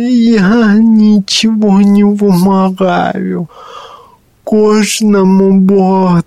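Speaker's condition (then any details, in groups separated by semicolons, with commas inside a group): Cerebral palsy; not heard by self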